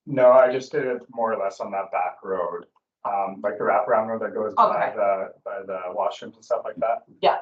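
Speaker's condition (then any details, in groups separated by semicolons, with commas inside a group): No condition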